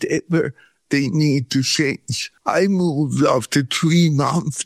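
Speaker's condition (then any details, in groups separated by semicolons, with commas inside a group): Cerebral palsy; cramp and pain free in Thailand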